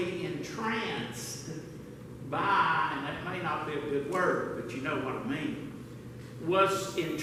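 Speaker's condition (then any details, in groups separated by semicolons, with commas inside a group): No condition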